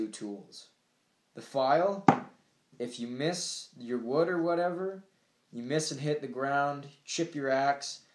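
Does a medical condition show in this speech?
No.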